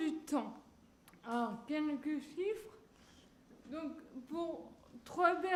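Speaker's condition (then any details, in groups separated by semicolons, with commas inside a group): Cerebral palsy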